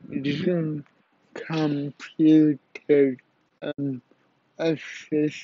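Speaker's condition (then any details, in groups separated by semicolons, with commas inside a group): Cerebral palsy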